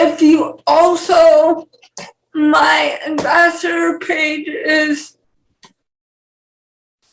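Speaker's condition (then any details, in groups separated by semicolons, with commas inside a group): Cerebral palsy; age 28, needs help with most daily tasks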